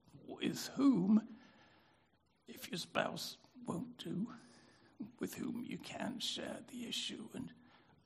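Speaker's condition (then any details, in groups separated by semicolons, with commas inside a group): Spasmodic dysphonia; speaking hard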